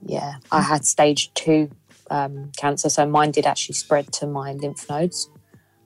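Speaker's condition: No condition

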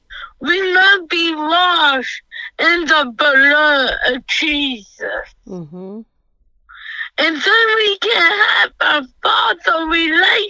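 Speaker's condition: Cerebral palsy; doctor told mother of diagnosis

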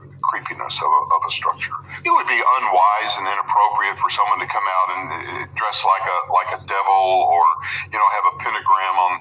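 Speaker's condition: No condition

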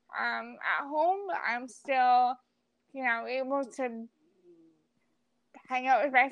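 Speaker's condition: Cerebral palsy; wheelchair user

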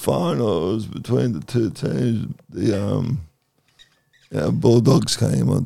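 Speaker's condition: Cerebral palsy; second COVID vaccine dose

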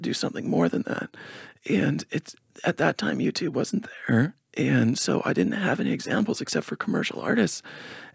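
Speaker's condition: Spasmodic dysphonia; linked to singing training

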